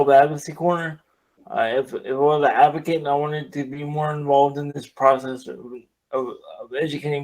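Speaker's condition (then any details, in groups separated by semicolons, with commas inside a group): Cerebral palsy, severe; wheelchair user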